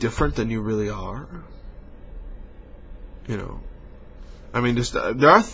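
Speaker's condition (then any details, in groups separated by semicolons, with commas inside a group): No condition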